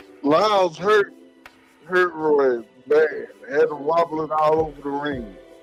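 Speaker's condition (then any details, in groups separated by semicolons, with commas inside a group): Brain injury, mild; minor; slurred speech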